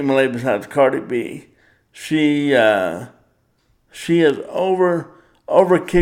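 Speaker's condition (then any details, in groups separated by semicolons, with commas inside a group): Cerebral palsy; power wheelchair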